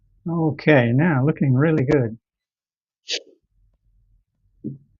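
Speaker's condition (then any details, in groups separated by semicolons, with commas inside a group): No condition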